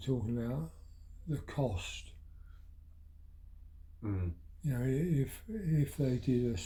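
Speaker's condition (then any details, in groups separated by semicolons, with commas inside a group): Parkinson's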